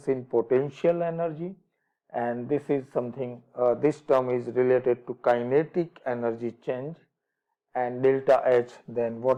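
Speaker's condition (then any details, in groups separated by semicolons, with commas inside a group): No condition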